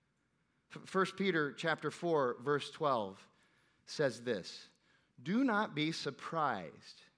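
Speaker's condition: No condition

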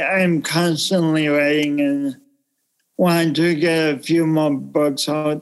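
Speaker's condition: Cerebral palsy; from birth

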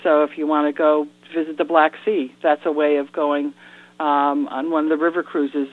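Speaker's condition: No condition

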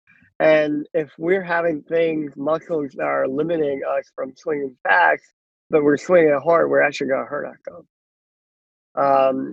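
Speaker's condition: Cleft lip and palate; congenital cleft lip and palate, possibly radiation-related, hole in mouth, could not eat, 23 surgeries, born with one arm

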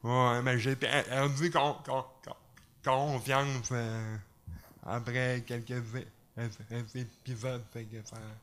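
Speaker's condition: Cerebral palsy with stuttering; scripted stuttering jokes, once rejected at audition for stuttering too much, later unnoticed

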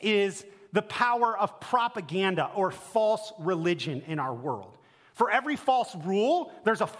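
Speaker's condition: No condition

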